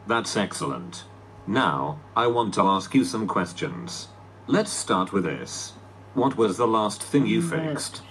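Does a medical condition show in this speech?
No.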